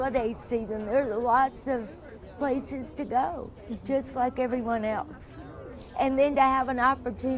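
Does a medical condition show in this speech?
Yes: cerebral palsy.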